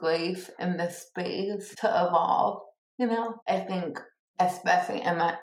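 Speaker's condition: Cerebral palsy; born two months premature

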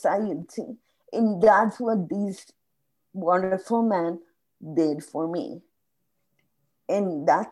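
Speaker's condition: Spasmodic dysphonia; diagnosed 6 months ago

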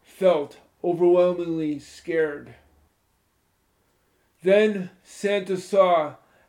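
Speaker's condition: Spastic cerebral palsy; moderate balance and coordination impact, stiff, tight, involuntary muscle movements, uses crutches

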